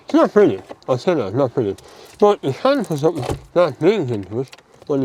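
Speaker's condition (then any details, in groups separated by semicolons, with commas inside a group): Mouth cancer surgery; speech altered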